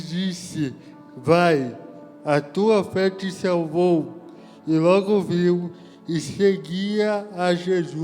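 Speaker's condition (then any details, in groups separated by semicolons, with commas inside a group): Cerebral palsy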